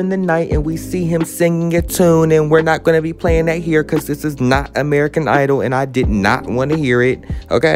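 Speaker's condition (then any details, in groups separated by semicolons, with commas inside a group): No condition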